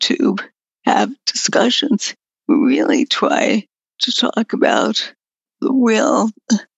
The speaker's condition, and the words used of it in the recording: Multiple sclerosis. With as my MS progressed, I had really difficult talking as well as I wanted to.